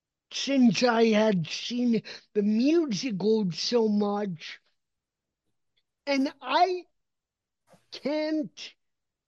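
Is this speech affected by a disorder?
Yes: cerebral palsy; extensive speech therapy.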